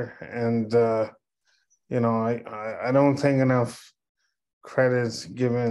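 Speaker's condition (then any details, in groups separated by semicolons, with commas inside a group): Cerebral palsy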